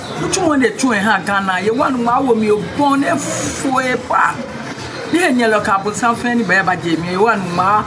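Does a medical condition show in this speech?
No.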